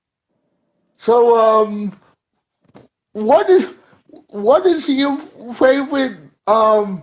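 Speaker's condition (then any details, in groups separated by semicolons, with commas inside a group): Cerebral palsy; uses wheelchair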